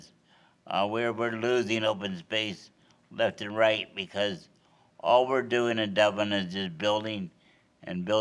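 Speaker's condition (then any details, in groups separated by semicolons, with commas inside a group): Cerebral palsy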